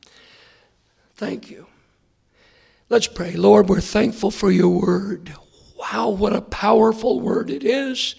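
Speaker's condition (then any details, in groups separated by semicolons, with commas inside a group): Hoarseness after vocal cord surgery; earlier doctor attributed voice problem to aging, second opinion sought; post-operative check on Monday good, vocal cords look straight, hoarseness remains; hard to hear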